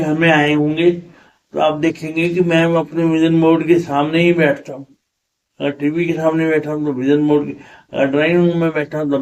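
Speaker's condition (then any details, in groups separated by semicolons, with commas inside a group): Cerebral palsy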